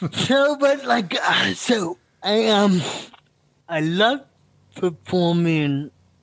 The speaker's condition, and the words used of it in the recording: Cerebral palsy. Well, I'm I'm lucky in that respect because my speaking is um like it's weird.